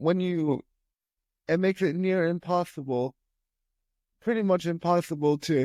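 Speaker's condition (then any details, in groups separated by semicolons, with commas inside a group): Spastic quadriplegic cerebral palsy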